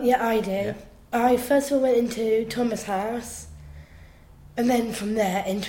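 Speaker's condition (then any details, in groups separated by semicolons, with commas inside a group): Down syndrome; held back a year at primary school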